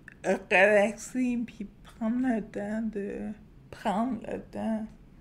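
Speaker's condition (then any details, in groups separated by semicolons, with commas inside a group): Friedreich's ataxia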